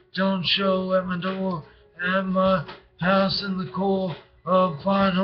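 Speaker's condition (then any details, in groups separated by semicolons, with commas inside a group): Brain injury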